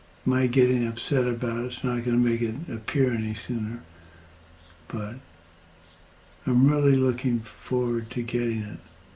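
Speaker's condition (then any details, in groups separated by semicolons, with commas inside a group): Parkinson's; progressing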